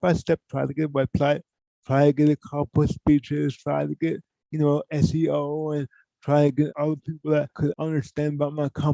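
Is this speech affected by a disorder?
Yes: cerebral palsy; from birth, poor hand use.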